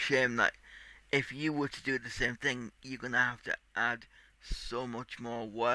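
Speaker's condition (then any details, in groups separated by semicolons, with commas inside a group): Cerebral palsy; tight muscles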